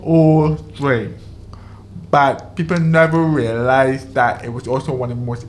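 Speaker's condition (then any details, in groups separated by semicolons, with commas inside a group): Deafness, deaf in one ear from birth, other ear from age 18; born deaf in one ear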